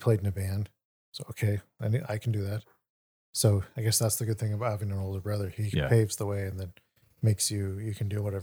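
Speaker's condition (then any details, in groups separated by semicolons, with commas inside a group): No condition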